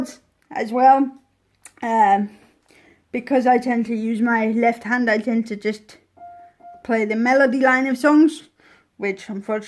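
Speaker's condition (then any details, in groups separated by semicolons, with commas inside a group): Cerebral palsy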